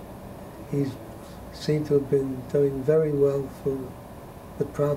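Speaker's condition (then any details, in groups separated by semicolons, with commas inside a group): Dementia, moderate; intermediate stage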